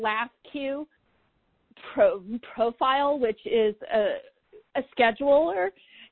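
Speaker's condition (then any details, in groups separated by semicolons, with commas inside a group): Stuttering; adult stuttering, present since childhood; still stutters; repeated sounds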